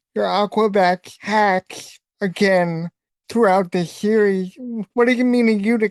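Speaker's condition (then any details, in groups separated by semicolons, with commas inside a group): Cerebral palsy; voice sometimes sounds childlike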